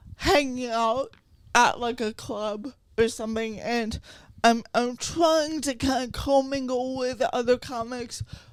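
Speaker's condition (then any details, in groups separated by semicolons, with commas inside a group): Cerebral palsy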